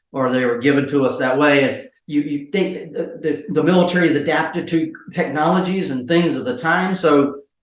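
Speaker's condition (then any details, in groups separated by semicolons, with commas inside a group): No condition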